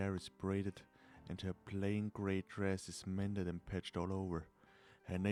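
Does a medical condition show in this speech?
No.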